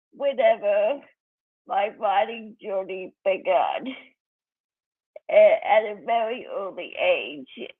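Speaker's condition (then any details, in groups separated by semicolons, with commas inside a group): Cerebral palsy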